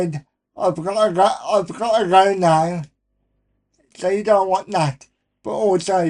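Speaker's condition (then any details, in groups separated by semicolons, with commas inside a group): Cerebral palsy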